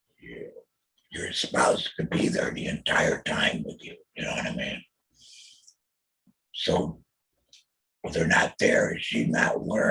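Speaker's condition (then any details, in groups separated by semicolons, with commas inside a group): Total laryngectomy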